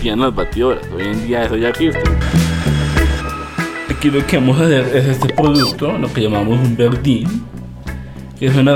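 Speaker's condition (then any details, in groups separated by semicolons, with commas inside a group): Down syndrome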